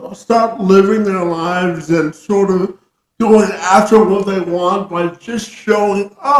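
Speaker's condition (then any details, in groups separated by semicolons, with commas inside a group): Cerebral palsy; spastic quadriplegia, from birth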